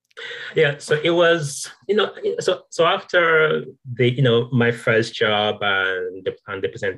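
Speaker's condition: Stuttering; stuttering since childhood, fluency shaping therapy of little benefit, later covert stutterer; ongoing stuttering, sometimes quite bad; blocks, worse with fear, shame and focus on techniques, harder in groups; repeated words, blocks

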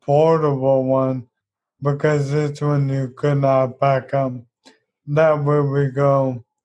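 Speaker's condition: ALS; for lifting out of bed

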